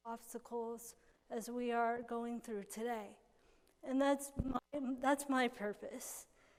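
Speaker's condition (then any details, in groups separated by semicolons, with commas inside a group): Cerebral palsy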